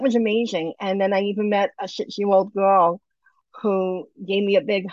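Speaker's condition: Bilateral cleft lip and palate; skin grafts

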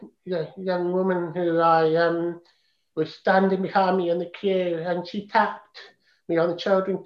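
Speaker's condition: Profound deafness; congenital, diagnosed at 2.5 years, no language before diagnosis, cochlear implant about 9 years ago; learned to speak via speech trainer, mimicking mother's sounds, hours daily, uses sign language socially

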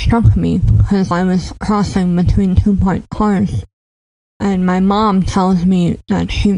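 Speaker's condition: Cleft palate; congenital

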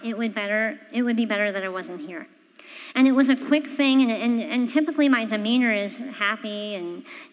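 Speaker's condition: Cleft palate; congenital

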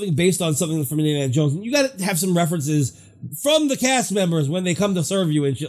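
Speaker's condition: No condition

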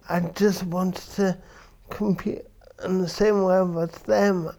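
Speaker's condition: Cerebral palsy; from birth; affects verbal speech

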